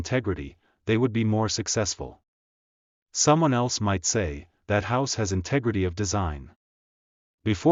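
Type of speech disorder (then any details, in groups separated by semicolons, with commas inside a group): None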